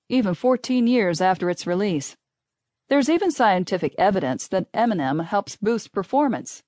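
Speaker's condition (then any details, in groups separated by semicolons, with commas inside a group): No condition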